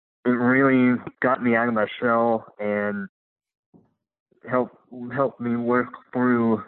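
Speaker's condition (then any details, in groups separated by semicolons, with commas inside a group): Cleft lip and palate; congenital, extreme leg deformities, many leg operations, full-time wheelchair at 13, bilateral above-knee amputation at 14; speech impediment, harder for new people to understand at first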